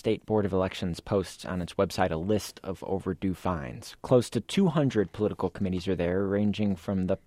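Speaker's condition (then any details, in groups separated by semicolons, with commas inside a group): No condition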